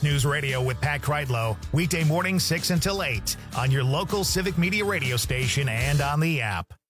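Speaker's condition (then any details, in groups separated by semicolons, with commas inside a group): No condition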